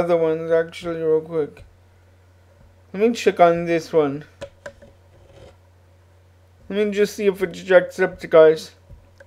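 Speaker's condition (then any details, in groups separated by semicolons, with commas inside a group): Cerebral palsy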